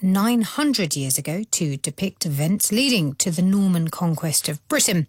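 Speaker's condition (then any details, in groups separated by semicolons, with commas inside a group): No condition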